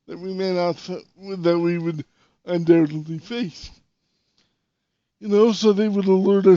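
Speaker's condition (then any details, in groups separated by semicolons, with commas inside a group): Cerebral palsy; power wheelchair user; voice fluctuations, tension, back spasms hinder speaking, strong voice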